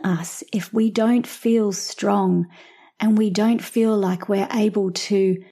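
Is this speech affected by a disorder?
No.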